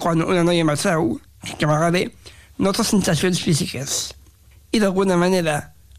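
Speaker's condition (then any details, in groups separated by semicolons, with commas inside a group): Down syndrome; intellectual disability, learns at own pace, needs extra time to understand and process explanations; describes self as very talkative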